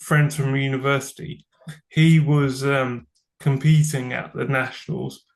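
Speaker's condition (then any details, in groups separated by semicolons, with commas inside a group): Cerebral palsy; from birth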